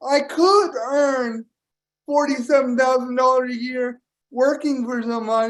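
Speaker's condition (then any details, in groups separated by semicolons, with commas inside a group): Cerebral palsy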